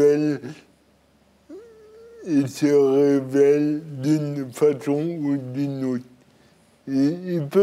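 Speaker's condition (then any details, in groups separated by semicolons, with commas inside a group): Cerebral palsy; birth injury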